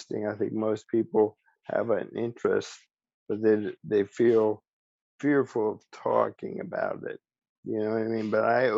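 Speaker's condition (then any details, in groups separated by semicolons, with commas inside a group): ALS; speech still preserved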